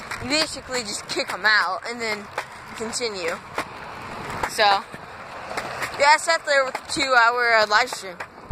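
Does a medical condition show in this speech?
No.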